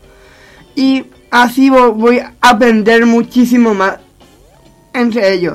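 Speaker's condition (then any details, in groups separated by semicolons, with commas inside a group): Down syndrome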